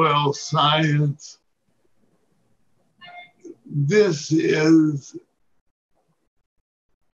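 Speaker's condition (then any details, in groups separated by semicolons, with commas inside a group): Parkinson's disease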